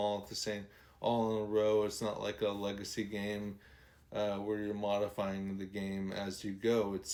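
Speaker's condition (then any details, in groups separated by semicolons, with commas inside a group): ALS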